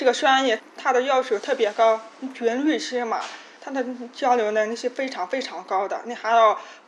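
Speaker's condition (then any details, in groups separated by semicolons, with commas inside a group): Hearing impairment; childhood hearing damage, caused by accident, completed rehabilitation training with family support; past speech training, parents spoke behind back, each word repeated hundreds of times daily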